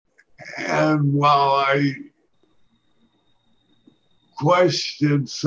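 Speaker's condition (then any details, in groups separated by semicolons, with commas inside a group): Parkinson's disease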